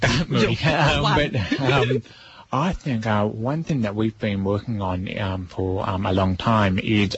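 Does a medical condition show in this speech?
Yes: deafness; relies on lip reading host in studio, cannot hear music, only feels vibration.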